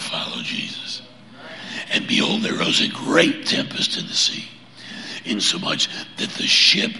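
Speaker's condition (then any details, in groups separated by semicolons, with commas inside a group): Laryngeal cancer; no spread on MRI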